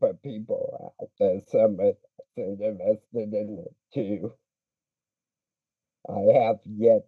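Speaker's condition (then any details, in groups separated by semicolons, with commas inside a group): Speech impediment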